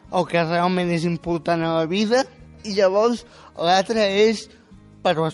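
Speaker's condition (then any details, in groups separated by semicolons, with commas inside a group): Spastic quadriplegic cerebral palsy; control of speech retained, good communicative ability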